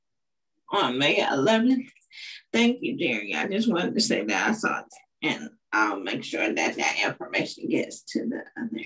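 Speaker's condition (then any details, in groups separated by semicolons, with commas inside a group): Cerebral palsy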